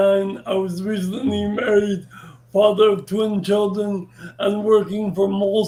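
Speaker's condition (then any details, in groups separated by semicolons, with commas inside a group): Brain injury; speech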